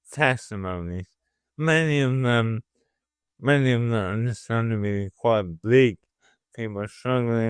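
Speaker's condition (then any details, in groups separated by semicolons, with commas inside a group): Motor neuron disease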